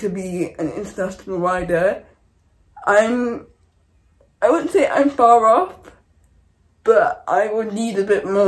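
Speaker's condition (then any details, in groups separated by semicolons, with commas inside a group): Cerebral palsy and dystonia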